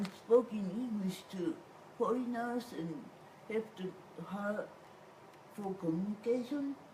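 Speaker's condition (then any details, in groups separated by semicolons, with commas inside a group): Cerebral palsy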